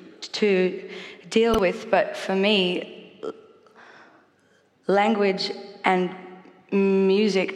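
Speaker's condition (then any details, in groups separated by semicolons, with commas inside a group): Stutter; stutter since childhood, much therapy incl. smooth speech technique, singing as treatment when younger; age 28, still stutters, dread of public speaking, fluent only when singing; hesitates before names, proper nouns worst, avoids st combination, last-minute word substitution; prolonged sounds, blocks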